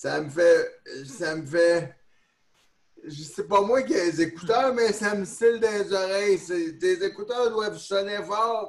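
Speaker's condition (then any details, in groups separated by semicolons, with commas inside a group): Neonatal cerebral palsy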